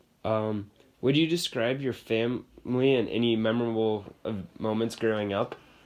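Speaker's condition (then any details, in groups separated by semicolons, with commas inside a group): No condition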